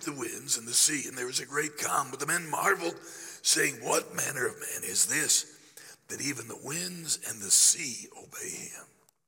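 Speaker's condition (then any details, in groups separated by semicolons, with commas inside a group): Laryngeal cancer after radiation; still affected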